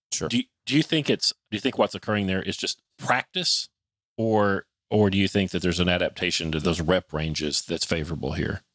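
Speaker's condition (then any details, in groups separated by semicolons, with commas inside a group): No condition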